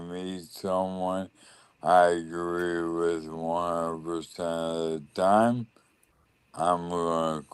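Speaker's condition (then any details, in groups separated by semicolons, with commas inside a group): ALS; one leg affected, leg brace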